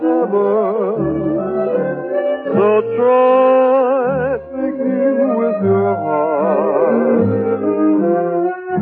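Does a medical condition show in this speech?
No.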